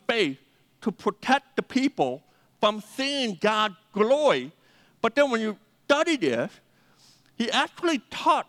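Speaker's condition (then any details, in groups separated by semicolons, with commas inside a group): Deafness; 80% deaf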